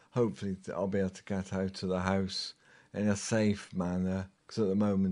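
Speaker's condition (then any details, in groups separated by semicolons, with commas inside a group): Motor neurone disease; progressing, walks only a few steps; speech audibly deteriorating, breathing capacity down to 42%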